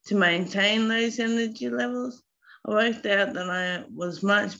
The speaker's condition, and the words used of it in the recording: Stroke. A little bit of slurred speech, not very obvious,